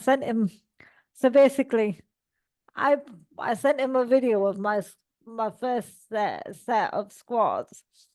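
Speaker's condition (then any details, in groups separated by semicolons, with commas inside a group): Cerebral palsy; all four limbs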